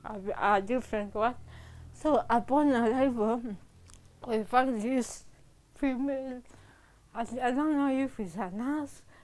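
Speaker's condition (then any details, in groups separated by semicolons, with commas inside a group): Cerebral palsy; from birth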